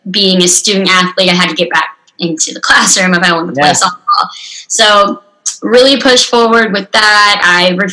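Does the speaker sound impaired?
Yes: unilateral cleft lip and palate; severe, congenital.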